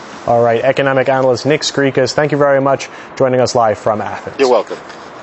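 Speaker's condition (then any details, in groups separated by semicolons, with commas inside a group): No condition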